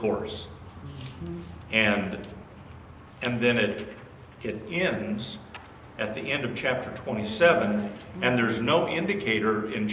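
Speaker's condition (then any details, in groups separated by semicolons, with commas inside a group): No condition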